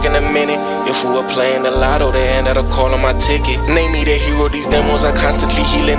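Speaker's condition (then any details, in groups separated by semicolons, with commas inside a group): No condition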